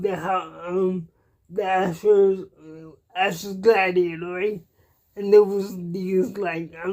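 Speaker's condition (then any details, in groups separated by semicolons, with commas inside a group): Cerebral palsy; cannot walk, uses wheelchair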